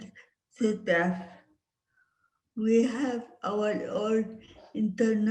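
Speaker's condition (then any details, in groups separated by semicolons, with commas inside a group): Cerebral palsy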